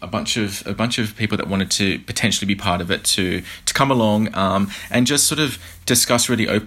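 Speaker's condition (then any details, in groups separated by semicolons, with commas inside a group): No condition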